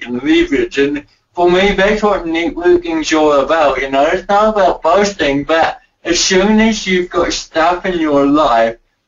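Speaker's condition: Cerebral palsy; cerebral palsy from birth

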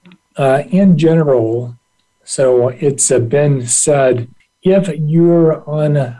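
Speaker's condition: Aphasia after stroke; rather severe stroke at 28 as first-year resident, impaired dominant right hand; initially no spoken or written language, relearned speech through therapy, still struggles a little forming words

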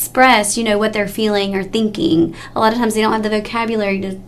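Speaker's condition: No condition

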